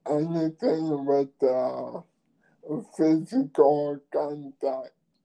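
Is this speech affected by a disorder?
Yes: ALS; diagnosed at age 27; voice box going, slurred speech, speaks very slowly, hard to hear.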